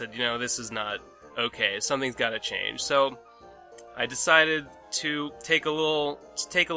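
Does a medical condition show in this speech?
No.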